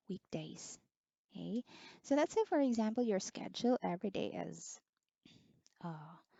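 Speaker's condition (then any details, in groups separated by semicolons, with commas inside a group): No condition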